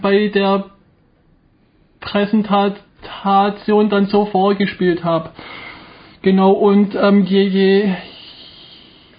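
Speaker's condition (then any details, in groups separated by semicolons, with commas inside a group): Stuttering; severe stuttering, difficult since school years, persisting into working life; strong stuttering symptoms; constantly affected, including when ordering, paying in shops and at work; repeated sounds, blocks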